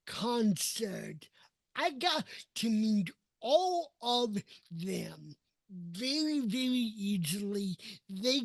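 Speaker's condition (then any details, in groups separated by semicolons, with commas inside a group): Cerebral palsy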